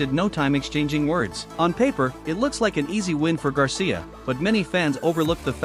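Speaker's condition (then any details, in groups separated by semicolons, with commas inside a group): No condition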